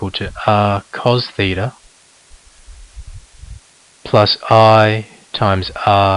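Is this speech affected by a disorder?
No.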